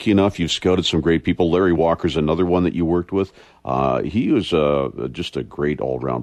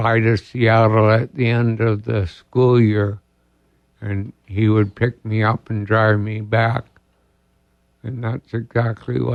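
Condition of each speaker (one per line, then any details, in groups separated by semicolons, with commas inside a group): No condition
ALS; diagnosed about two years ago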